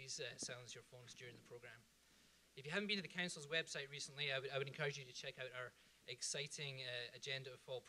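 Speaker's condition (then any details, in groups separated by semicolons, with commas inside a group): No condition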